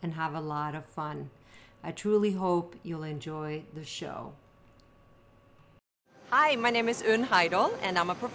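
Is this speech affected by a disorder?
No.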